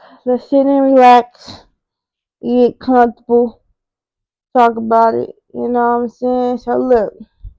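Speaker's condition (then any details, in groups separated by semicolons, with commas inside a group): Cerebral palsy; wheelchair user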